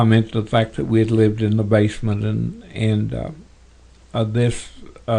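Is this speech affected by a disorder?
Yes: Parkinson's; tremors as early symptom.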